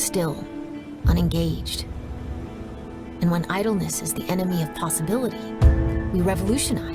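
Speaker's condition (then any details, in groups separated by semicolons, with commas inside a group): No condition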